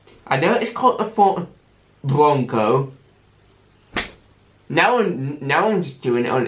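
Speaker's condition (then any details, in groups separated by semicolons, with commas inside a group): Cerebral palsy with stammer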